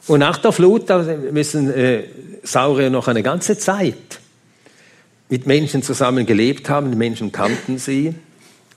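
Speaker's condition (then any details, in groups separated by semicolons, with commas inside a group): No condition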